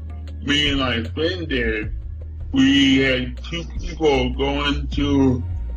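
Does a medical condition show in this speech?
Yes: cerebral palsy; no ambulance.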